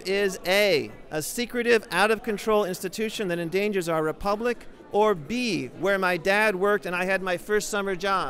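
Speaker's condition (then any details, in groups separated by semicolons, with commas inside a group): No condition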